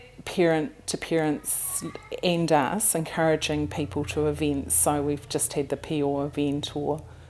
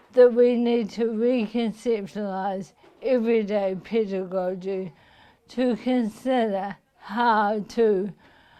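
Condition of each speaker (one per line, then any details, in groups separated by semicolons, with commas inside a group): No condition
Motor neuron disease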